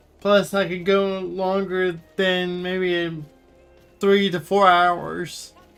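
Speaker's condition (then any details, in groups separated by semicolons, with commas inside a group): Cerebral palsy; wheelchair user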